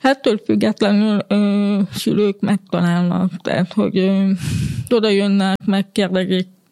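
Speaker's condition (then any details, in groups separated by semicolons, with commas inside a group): Hearing impairment; grew up in mainstream integration; communicates in spoken language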